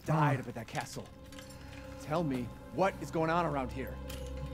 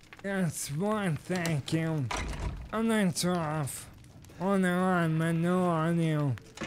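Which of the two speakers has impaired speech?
The second: ALS.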